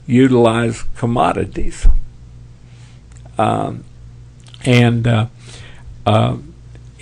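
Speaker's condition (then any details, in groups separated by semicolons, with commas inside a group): Parkinson's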